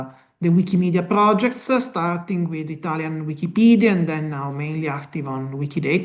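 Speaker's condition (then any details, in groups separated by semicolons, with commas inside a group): No condition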